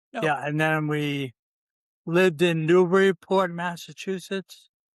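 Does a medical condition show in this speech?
Yes: ALS, C9 mutation; limb onset in fingers.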